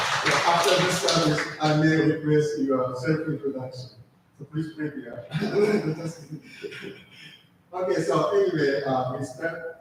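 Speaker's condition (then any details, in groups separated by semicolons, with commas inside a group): No condition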